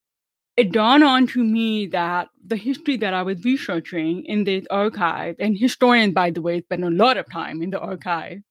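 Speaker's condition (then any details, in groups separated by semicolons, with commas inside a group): Deafness; about 25 years spent passing as hearing, relearned to speak; uses hearing aids and closed captioning, not fluent in sign language; speaks well per others, about 10 years of speech therapy, makes sense of auditory cues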